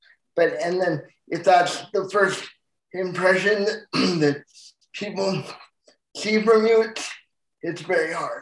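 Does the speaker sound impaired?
Yes: cerebral palsy; full-time wheelchair user.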